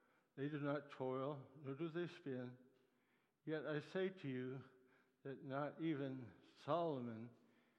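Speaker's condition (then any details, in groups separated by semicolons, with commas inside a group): Parkinson's disease; neuropathy attacks nerves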